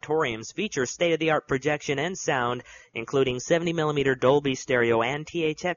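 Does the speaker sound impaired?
No.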